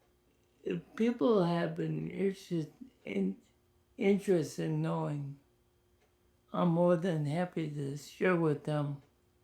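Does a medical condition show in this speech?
Yes: ALS.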